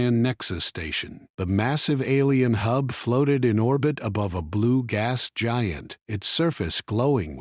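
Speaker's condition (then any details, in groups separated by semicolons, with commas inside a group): No condition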